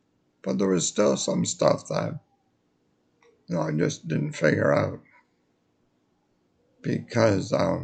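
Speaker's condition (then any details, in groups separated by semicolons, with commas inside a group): Multiple sclerosis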